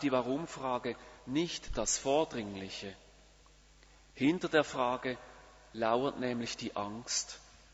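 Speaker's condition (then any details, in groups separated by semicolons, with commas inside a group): No condition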